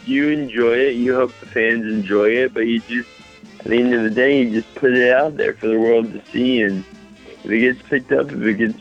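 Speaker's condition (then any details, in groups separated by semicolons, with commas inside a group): Mild cerebral palsy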